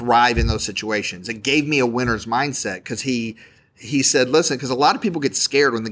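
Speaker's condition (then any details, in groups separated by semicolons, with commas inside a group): No condition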